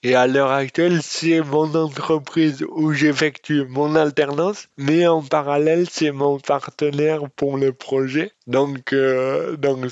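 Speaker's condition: Dystonia; congenital

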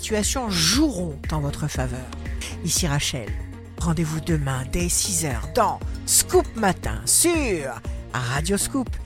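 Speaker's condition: No condition

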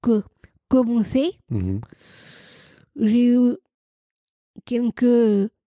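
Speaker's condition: Down syndrome, trisomy 21

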